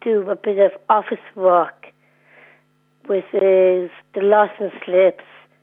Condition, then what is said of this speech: Down syndrome. You get up, you sound so happy, you sound so bubbly.